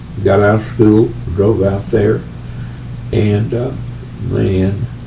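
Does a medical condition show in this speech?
Yes: Parkinson's; tremors as early symptom.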